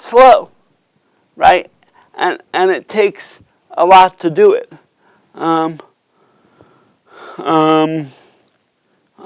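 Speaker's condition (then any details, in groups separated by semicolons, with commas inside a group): Cerebral palsy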